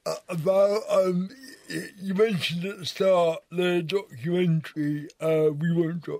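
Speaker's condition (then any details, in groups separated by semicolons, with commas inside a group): Cerebral palsy; wheelchair user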